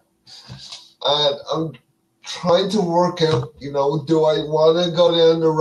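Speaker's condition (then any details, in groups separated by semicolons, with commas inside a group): Cerebral palsy; speech affected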